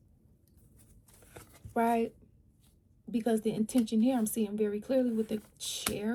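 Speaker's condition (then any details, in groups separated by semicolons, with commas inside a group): No condition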